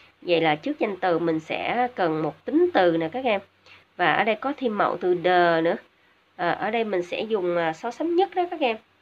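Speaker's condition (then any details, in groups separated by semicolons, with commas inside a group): No condition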